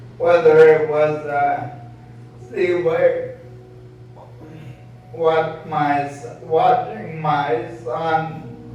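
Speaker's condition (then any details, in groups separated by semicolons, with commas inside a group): ALS; voice sounds impaired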